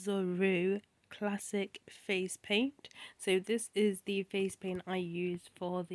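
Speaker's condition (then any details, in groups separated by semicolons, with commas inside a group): No condition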